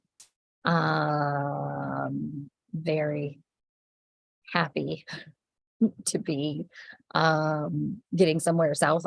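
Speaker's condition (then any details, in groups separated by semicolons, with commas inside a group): No condition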